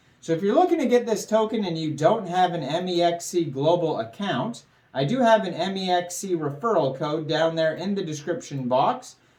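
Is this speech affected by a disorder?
No.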